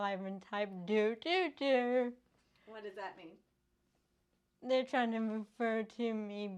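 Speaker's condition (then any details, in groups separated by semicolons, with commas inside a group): Cerebral palsy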